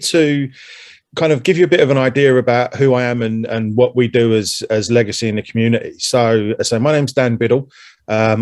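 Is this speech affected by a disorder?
No.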